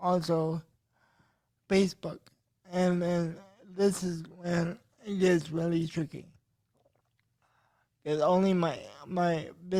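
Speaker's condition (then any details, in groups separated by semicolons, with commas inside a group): Cerebral palsy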